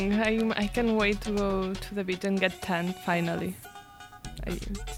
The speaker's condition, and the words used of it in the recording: No condition.